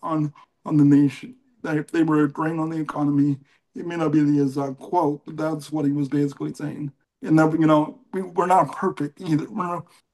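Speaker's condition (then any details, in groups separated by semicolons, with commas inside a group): Cerebral palsy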